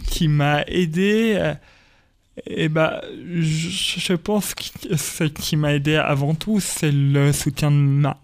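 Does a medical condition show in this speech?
Yes: stuttering; stuttering since early childhood at school, speech therapy helped, told elimination almost impossible; age 28, lives with stuttering and accepts it; stuttering persists, described by him as an accent; here repeated sounds, prolonged sounds.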